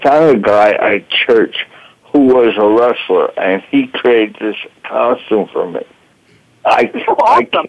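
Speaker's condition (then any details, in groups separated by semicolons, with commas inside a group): Voice box damage from tracheostomy; fire at 30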